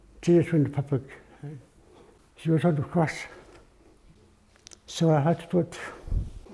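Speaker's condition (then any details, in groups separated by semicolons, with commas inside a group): Parkinson's; failing health; hard time talking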